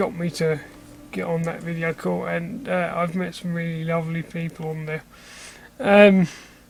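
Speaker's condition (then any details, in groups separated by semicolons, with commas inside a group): Cerebral palsy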